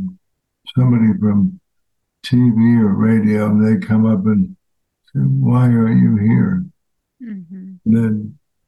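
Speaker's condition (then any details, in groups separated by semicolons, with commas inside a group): ALS; fatal progressive disease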